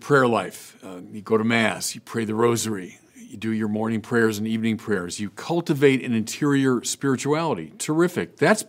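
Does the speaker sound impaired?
No.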